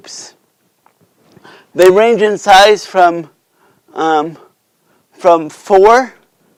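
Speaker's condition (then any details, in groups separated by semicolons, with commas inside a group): Cerebral palsy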